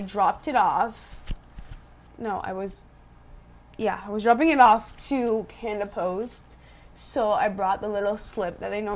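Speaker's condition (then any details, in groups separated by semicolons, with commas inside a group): No condition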